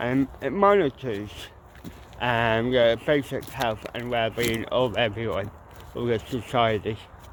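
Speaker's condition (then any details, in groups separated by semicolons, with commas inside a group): Cerebral palsy; mild, ataxic type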